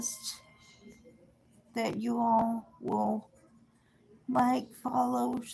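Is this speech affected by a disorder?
Yes: cerebral palsy; severe scoliosis, Hoyer lift transfers.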